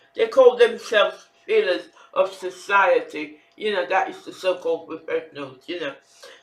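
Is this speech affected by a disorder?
Yes: facial palsy; can barely hear own speech.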